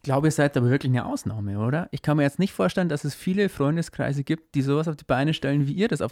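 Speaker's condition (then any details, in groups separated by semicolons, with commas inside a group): No condition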